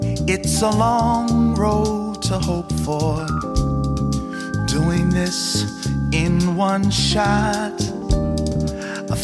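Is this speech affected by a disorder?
No.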